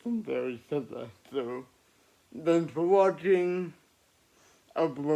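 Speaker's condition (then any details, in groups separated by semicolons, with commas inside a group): Cerebral palsy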